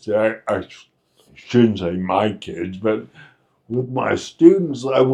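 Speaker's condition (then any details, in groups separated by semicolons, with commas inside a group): Friedreich's ataxia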